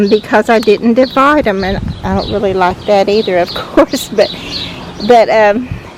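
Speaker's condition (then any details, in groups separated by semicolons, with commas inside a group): No condition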